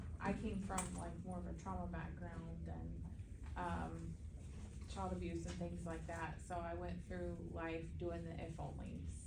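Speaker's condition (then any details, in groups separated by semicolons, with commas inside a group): No condition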